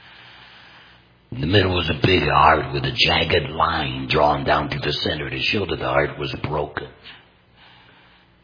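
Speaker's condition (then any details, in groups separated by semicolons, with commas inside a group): Total laryngectomy; unusual tone of voice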